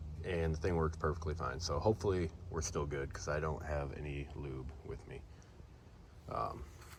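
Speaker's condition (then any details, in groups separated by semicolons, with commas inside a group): No condition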